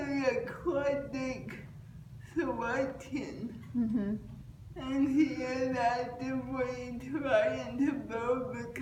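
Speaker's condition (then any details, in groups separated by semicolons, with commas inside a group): Cerebral palsy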